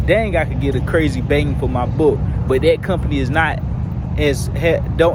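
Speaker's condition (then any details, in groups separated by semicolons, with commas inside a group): No condition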